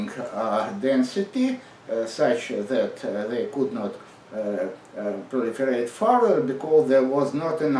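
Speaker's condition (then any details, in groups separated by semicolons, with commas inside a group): No condition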